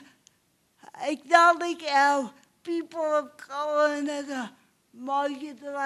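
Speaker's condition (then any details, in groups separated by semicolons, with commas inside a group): Cerebral palsy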